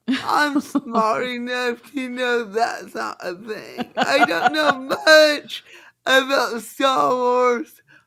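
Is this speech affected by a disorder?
Yes: cerebral palsy; from birth, affects walking.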